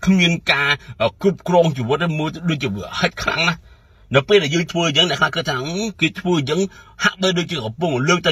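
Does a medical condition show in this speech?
No.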